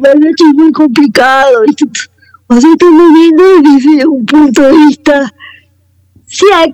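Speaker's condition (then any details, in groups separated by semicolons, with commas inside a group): Cerebral palsy; wheelchair user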